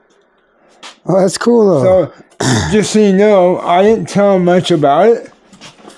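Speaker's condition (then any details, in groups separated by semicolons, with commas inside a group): Cerebral palsy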